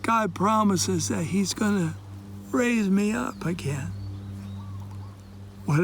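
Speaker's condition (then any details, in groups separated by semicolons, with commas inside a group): ALS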